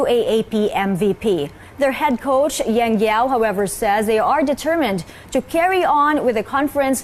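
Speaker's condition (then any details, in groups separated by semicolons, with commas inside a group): No condition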